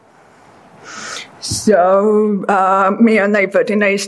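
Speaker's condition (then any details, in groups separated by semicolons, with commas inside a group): Deafness; deaf since childhood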